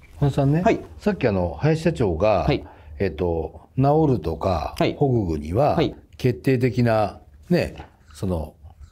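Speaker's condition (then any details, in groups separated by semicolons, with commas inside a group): No condition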